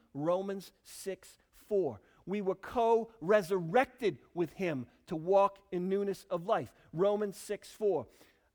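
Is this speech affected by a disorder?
No.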